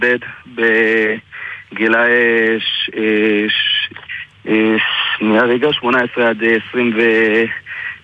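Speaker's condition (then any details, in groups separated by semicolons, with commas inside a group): Stuttering; mild stutter, self-described as slight; disclosed to listeners before speaking; repeated sounds, prolonged sounds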